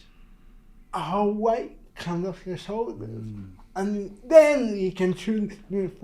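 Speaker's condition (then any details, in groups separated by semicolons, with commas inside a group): Cerebral palsy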